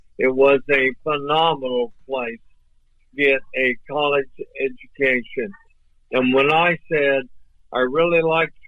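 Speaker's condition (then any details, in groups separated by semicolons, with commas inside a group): ALS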